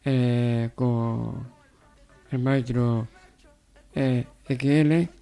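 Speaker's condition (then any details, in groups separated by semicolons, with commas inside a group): Down syndrome; member of Down Elegido Association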